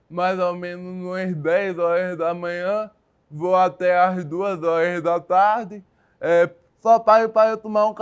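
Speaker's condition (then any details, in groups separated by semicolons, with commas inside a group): Cerebral palsy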